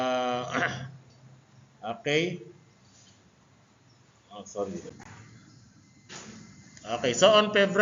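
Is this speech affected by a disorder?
No.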